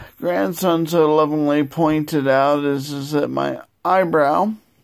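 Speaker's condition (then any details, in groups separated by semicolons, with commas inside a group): Multiple sclerosis; progressive form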